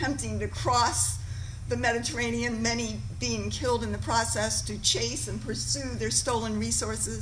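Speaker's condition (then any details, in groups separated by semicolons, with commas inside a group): No condition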